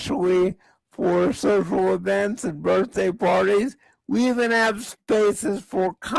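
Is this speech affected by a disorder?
Yes: cerebral palsy; speech sounds drunk.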